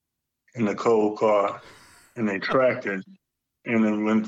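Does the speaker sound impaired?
Yes: Parkinson's; slight stutter attributed to Parkinson's.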